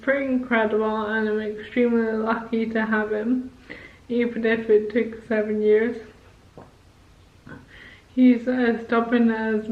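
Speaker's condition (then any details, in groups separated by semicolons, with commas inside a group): Motor neurone disease; onset in left hand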